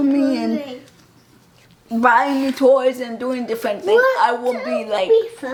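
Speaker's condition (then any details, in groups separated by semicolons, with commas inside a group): Cerebral palsy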